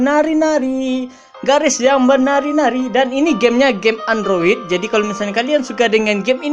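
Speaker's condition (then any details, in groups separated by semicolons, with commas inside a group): No condition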